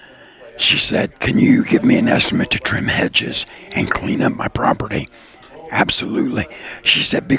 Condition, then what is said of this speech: Throat cancer. Most people might not understand why I talk raspy, but I'm a throat cancer survivor